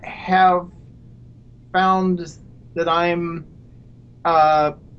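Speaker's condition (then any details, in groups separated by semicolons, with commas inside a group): Stuttering; every syllable in grade school, wrote notes, severe through college, therapy in school and Columbus, Ohio hospital; self-described mild stutterer, mostly fluent; severe when nervous, none when drunk or very angry, less with household; blocks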